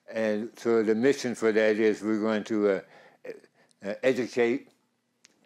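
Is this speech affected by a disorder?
Yes: tongue cancer; dry mouth overcome.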